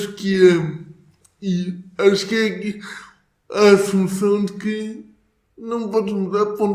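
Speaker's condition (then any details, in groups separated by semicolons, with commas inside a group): Cerebral palsy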